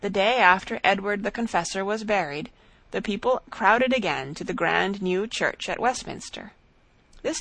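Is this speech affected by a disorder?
No.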